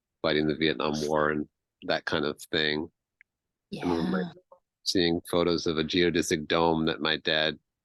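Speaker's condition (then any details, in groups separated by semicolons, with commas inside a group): No condition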